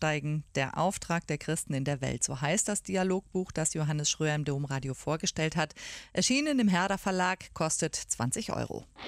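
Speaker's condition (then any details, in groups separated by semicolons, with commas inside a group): No condition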